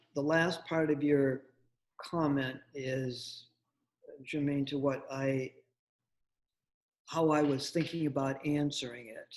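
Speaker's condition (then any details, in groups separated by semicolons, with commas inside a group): No condition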